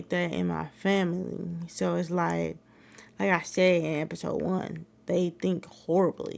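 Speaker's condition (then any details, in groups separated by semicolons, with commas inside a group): Cerebral palsy; caused by stroke in womb, premature, wheelchair user; runs out of breath talking, may sound like hard breathing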